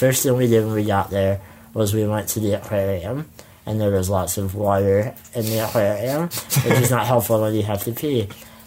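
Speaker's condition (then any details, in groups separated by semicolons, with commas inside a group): Spinal muscular atrophy; congenital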